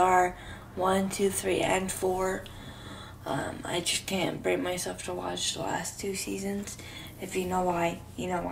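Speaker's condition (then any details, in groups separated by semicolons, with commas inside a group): Cerebral palsy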